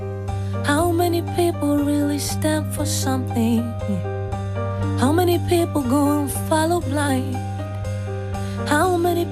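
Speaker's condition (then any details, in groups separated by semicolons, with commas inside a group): No condition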